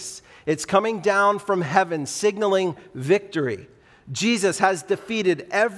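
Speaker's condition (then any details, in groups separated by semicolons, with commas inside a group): No condition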